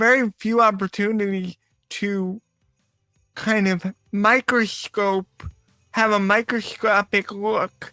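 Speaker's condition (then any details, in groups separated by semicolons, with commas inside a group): Cerebral palsy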